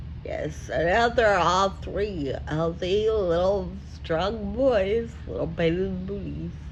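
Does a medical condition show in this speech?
Yes: Friedreich ataxia.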